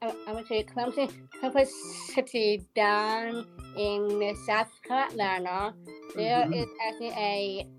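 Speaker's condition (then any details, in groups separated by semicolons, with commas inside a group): Down syndrome; present from birth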